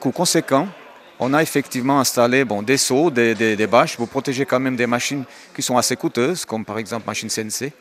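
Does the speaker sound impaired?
No.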